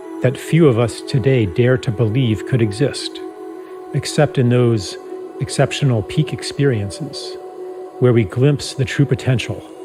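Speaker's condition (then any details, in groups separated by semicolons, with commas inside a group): No condition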